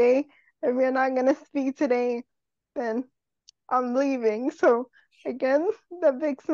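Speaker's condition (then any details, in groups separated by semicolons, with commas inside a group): Cerebral palsy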